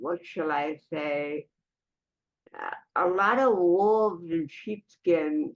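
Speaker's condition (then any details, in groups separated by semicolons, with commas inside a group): Cerebral palsy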